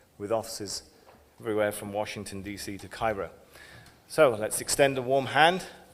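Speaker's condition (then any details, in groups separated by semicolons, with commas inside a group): No condition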